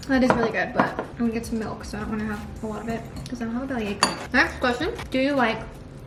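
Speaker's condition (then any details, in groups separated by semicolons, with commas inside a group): No condition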